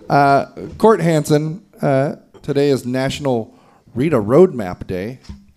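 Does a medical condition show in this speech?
No.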